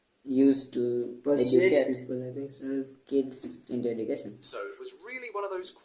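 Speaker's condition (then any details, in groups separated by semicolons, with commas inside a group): No condition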